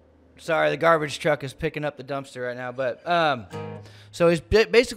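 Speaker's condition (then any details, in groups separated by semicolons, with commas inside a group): No condition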